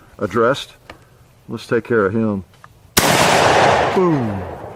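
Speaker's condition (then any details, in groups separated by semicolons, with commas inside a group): No condition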